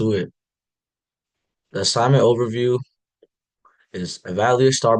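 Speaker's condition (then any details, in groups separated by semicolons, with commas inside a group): No condition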